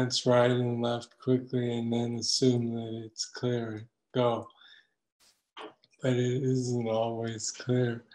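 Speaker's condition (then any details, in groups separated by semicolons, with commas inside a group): Parkinson's disease; left foot, loss of control; on medication, on and off periods, mild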